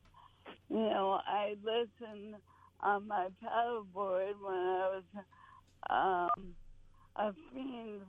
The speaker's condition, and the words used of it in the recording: ALS (motor neuron disease). Somehow, I still am talking, garbled as it is, swallowing food, and finding reasons to smile and laugh.